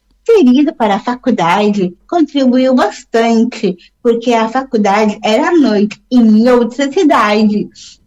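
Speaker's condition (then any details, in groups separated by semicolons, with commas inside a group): Down syndrome; on phone line during radio interview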